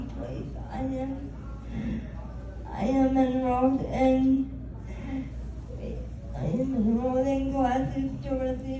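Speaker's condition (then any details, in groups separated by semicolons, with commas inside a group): Cerebral palsy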